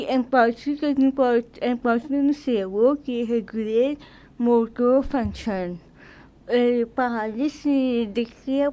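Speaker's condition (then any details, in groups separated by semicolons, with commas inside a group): Cerebral palsy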